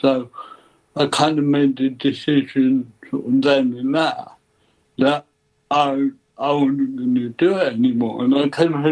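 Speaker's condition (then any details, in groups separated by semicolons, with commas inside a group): Cerebral palsy; ataxic type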